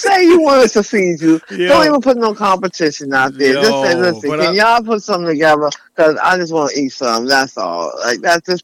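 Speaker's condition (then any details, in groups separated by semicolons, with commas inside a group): Tongue cancer; tumor on side of tongue from back tooth digging in, non-healing open sore, smoking and drinking; lisp, earlier sounded less clear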